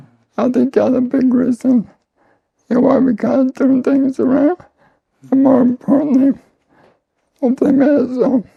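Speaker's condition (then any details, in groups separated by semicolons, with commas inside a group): ALS; voice and lungs affected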